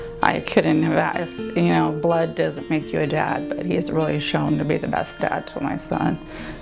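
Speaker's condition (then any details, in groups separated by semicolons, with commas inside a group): No condition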